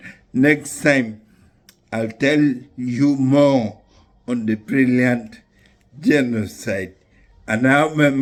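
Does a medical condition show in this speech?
Yes: neurological disease.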